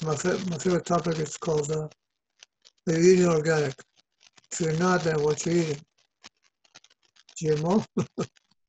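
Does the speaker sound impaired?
Yes: Parkinson's disease; Parkinson's known 14 years, believed environmental, naturopath blood tests high in lead and pesticides.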